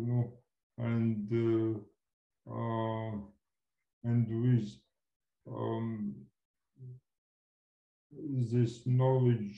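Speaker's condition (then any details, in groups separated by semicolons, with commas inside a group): Cerebral palsy; from birth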